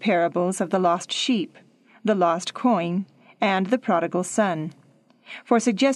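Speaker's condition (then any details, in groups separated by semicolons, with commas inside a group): No condition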